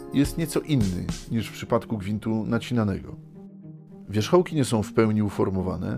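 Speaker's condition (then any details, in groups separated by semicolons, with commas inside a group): No condition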